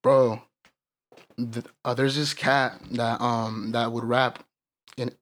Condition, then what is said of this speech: Stuttering. But when I'm on the mic, I don't fucking stutter.